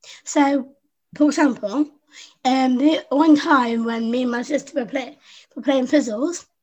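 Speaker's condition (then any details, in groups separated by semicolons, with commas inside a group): Down syndrome; congenital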